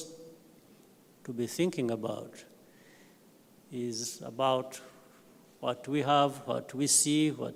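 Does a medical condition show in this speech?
No.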